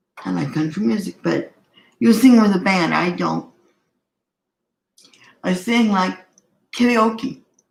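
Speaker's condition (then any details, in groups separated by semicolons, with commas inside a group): Cerebral palsy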